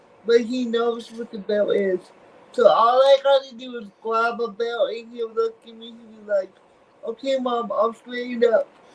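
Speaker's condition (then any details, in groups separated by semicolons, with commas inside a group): Cerebral palsy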